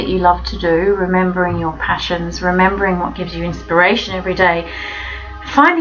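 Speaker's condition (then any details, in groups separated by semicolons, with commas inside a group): No condition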